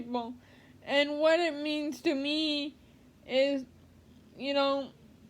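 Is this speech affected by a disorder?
Yes: cerebral palsy; speech therapy.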